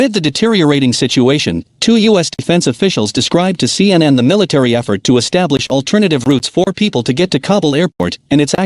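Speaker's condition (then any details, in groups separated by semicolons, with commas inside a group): No condition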